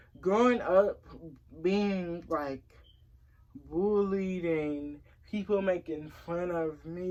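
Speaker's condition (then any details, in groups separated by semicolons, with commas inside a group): Cerebral palsy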